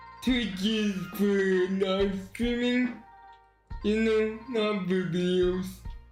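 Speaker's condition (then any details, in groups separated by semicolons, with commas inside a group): Cerebral palsy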